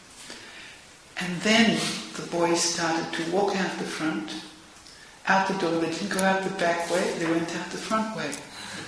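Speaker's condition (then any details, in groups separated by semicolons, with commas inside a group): No condition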